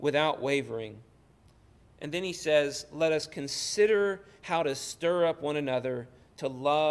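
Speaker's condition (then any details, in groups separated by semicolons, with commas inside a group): No condition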